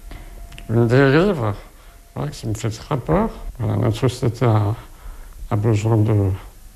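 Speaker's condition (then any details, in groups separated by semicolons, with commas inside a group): Spinal muscular atrophy type 2; wheelchair user, age 38; muscles progressively stopping working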